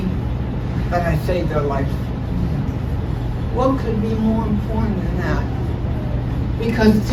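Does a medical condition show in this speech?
Yes: cerebral palsy; with hearing loss.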